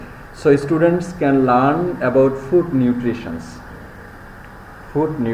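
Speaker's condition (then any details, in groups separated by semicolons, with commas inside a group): No condition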